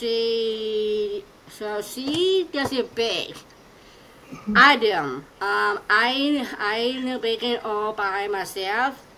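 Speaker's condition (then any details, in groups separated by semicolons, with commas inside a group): Down syndrome; congenital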